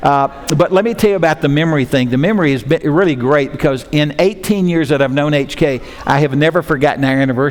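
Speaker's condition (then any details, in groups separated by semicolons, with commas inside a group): No condition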